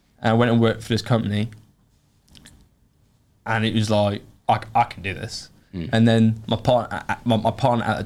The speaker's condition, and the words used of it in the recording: Stuttering. I think it's grown a lot because obviously, I've probably not said it, but I have got like a stutter kind of thing.